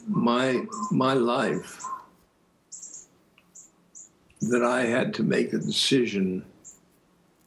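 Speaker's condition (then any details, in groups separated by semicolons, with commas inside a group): Aphasia; speech stops, and things like that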